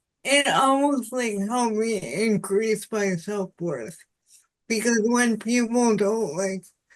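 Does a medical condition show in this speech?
Yes: cerebral palsy; spastic quadriplegic cerebral palsy, from birth, all four limbs, involuntary movements; uses adaptive typing technology, word prediction; voice harder to understand, voice assistants fail recognition.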